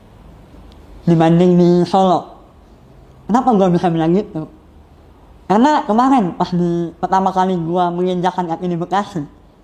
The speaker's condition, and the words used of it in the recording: Cleft palate. Kayak HRD juga aneh gitu. Maksudnya kan aku punya kekurangan sumbing ya. Kekurangannya di suara tapi